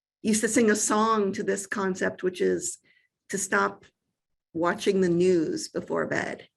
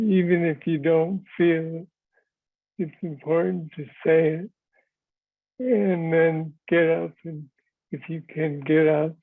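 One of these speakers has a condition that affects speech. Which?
The second: Parkinson's; tremor, deep brain stimulation implant; about 22 years since onset, deep brain stimulation nearly 15 years.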